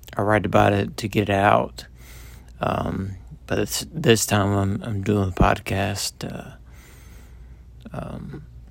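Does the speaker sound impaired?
Yes: multiple sclerosis; cannot do some things; working out four times a week for weight control, core and balance; slurred words, talking pretty low.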